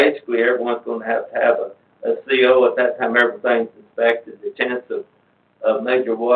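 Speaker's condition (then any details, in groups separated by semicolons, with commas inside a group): No condition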